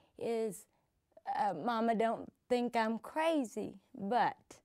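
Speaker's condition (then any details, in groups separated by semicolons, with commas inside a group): Cerebral palsy; from birth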